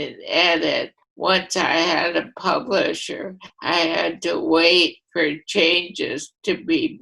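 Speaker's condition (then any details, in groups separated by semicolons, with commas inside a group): Primary lateral sclerosis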